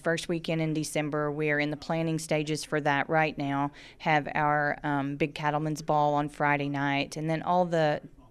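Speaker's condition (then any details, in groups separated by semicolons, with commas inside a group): No condition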